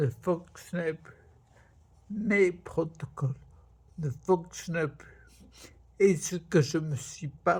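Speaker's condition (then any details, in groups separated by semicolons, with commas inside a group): Multiple sclerosis; primary progressive form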